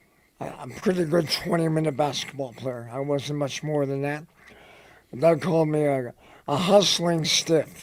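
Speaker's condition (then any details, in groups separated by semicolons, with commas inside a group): Head and neck cancer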